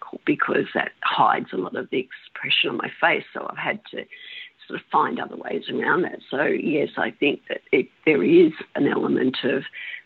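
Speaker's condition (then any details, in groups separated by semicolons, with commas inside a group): Spasmodic dysphonia; uses strategies to short-circuit spasms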